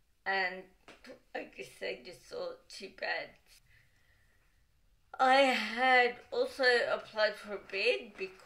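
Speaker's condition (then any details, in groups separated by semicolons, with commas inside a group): Cerebral palsy; wheelchair user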